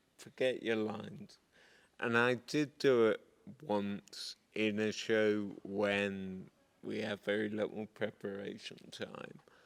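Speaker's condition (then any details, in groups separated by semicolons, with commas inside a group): Multiple sclerosis, progressive; developing over recent years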